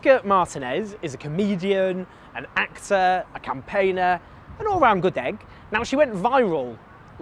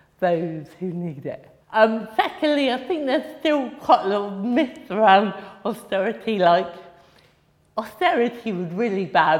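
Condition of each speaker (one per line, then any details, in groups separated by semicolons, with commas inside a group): No condition
Cerebral palsy; present from birth, unsteady balance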